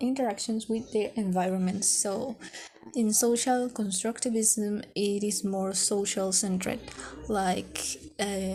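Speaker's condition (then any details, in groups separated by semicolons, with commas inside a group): No condition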